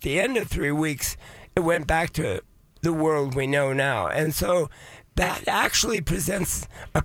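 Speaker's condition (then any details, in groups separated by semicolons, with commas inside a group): Voice changed after vocal cord surgery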